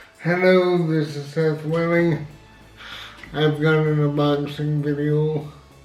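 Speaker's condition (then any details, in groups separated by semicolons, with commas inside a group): Cerebral palsy, spastic, severe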